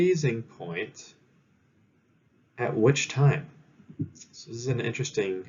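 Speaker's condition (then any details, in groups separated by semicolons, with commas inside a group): No condition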